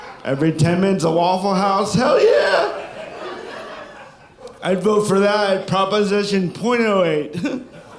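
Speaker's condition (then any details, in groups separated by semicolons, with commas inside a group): Cerebral palsy; from birth; sounds drunk, constant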